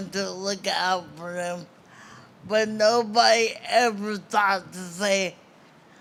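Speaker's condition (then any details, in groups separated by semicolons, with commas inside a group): Cerebral palsy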